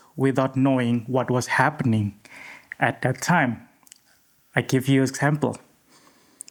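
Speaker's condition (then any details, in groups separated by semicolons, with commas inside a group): No condition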